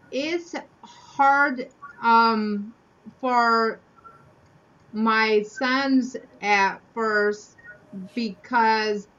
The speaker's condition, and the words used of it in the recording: Aphasia. I couldn't speak at all at first uh, after space therapy um, I got little little better better um and sometimes my speech is better than others.